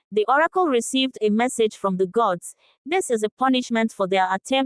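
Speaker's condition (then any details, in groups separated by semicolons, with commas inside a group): No condition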